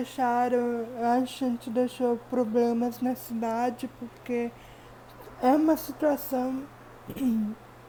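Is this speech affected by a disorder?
Yes: cerebral palsy.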